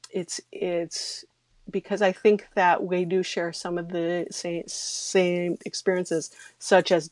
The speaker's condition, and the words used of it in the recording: Stuttering. Now, if I'm signing in ASL, American Sign Language, I'm usually turning off my voice because ASL has a different word order.